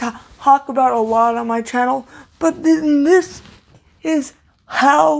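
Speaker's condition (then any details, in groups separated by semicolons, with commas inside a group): Cerebral palsy, severe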